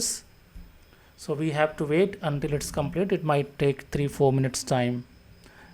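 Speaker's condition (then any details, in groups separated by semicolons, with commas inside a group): No condition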